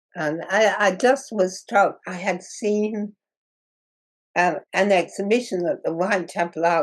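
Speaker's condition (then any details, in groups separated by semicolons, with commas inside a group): Muscular dystrophy; progressive muscle wasting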